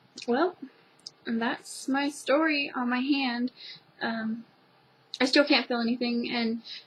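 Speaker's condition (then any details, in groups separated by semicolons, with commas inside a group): No condition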